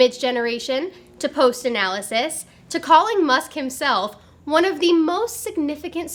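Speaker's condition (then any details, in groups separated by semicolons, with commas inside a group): No condition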